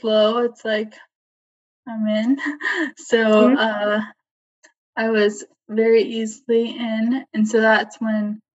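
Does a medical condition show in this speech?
Yes: ALS, limb onset; diagnosed at age 25, onset in arms and legs, not bulbar onset; about 10 months since diagnosis, seeing speech language pathologist at clinic, voice and swallowing monitored, voice banking; voice tires and gets close to being lost while talking.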